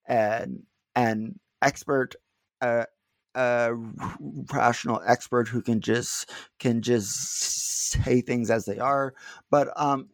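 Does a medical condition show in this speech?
Yes: stuttering; not stuttering much at time of recording; here repeated words, blocks.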